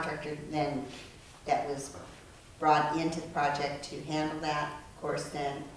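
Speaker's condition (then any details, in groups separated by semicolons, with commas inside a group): No condition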